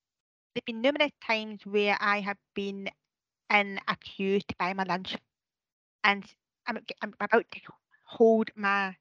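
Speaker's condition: Deafness; unsure how loud or quiet

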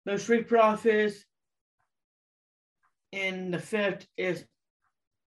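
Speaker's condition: Down syndrome; adult of 25

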